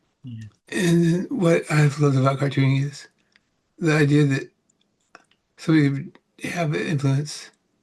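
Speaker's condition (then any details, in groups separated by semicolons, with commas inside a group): Parkinson's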